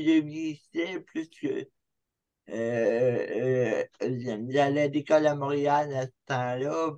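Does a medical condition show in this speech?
Yes: cerebral palsy; from birth, spastic diplegia, affects motor skills and mobility.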